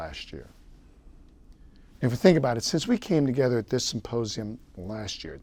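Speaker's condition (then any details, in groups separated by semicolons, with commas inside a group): No condition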